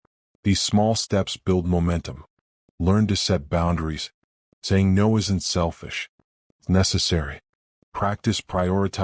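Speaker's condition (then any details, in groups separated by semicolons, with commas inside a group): No condition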